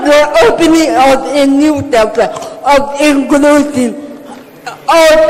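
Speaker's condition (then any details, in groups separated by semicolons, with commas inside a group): Cerebral palsy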